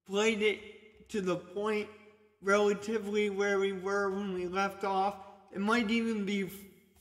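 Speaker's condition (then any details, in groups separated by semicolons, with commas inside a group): Cerebral palsy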